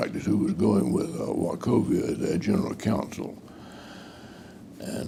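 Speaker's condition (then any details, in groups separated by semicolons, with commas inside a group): Parkinson's disease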